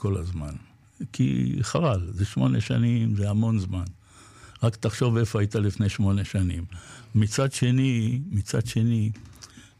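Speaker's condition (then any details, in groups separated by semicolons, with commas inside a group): Parkinson's disease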